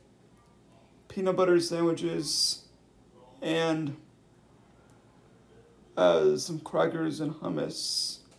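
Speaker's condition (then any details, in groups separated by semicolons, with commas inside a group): Cerebral palsy; wheelchair user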